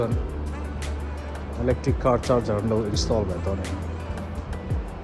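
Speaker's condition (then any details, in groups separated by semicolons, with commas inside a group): No condition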